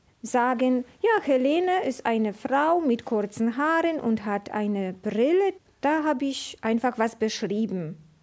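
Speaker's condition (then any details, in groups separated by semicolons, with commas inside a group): No condition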